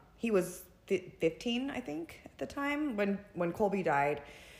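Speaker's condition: No condition

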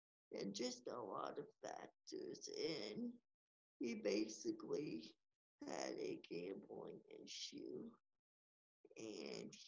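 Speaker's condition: Cerebral palsy; from birth, fever after birth, moved to Stillwater Oklahoma, diagnosed soon after, hip surgery around 11; age 32, wheelchair user

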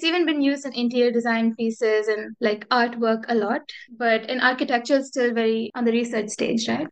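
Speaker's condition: No condition

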